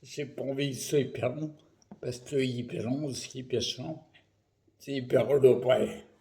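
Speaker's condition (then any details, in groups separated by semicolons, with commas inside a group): Primary progressive multiple sclerosis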